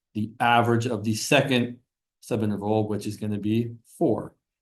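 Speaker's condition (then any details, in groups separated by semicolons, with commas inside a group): No condition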